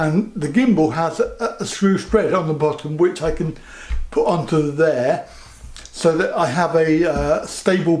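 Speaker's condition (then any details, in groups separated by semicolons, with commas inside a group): Cerebral palsy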